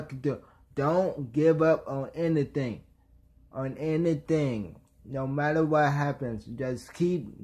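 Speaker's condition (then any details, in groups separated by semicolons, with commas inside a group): Traumatic brain injury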